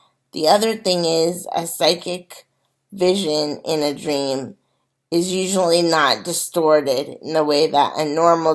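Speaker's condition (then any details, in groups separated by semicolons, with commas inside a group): Cerebral palsy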